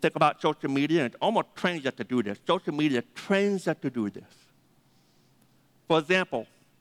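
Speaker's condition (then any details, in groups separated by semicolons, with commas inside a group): Deafness; 80% deaf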